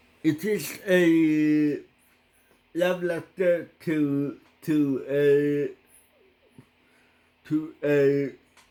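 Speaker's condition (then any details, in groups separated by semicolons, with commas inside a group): Cerebral palsy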